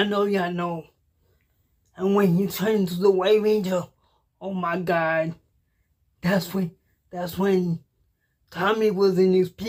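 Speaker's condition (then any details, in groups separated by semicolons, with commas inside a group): Cerebral palsy; cannot walk, uses wheelchair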